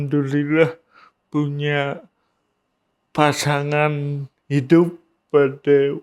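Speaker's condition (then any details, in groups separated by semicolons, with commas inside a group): Cerebral palsy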